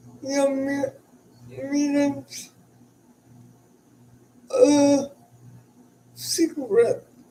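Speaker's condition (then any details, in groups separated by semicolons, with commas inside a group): Cerebral palsy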